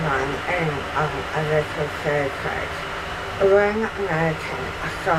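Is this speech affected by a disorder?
Yes: jaw cancer surgery; tracheostomy.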